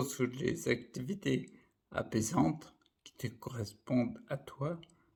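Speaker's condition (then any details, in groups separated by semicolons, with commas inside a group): Primary progressive multiple sclerosis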